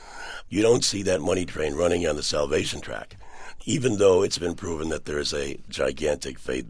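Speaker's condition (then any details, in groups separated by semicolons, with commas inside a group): Partial laryngectomy for throat cancer; throat cancer surgery, 80% of larynx removed, Cleveland Clinic experimental surgery attaching left neck muscles to larynx; unable to speak about 2 years, early voice like Brando in The Godfather, improved, called sexy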